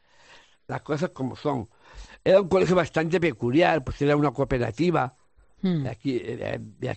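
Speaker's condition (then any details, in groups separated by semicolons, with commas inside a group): Down syndrome; congenital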